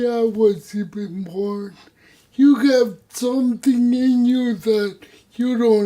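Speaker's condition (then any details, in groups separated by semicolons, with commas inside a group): Cerebral palsy; voice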